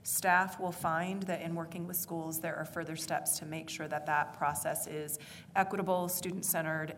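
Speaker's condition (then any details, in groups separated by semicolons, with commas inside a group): No condition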